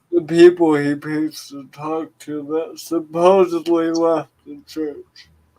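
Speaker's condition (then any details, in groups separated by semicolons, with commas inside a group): Cerebral palsy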